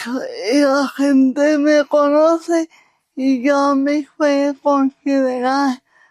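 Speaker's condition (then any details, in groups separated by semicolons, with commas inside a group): Cerebral palsy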